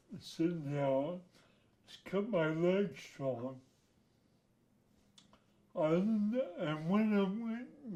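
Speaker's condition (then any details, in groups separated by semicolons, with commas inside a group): Spinocerebellar ataxia type 6, SCA6; speech affected, speech symptoms began early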